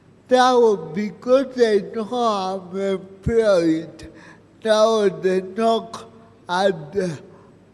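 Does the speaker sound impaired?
Yes: cerebral palsy; present from birth.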